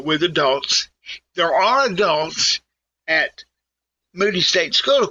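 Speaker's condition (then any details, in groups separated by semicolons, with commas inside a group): Cerebral palsy; can still talk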